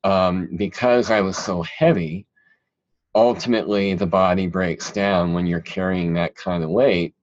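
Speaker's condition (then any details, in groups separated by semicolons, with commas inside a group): Cleft palate; present since childhood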